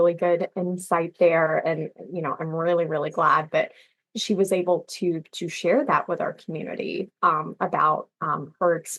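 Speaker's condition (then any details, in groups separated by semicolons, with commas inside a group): No condition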